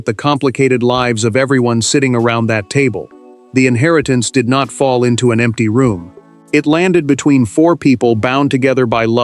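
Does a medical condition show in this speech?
No.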